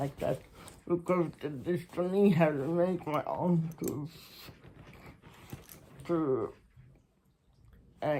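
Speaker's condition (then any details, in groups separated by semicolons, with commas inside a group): Muscular Parkinson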